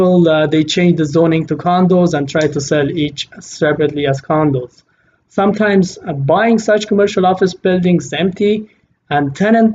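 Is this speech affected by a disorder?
No.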